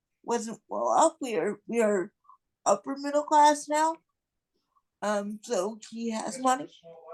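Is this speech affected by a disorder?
Yes: cerebral palsy.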